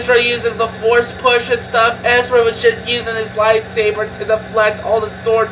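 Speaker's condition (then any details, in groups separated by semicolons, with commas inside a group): No condition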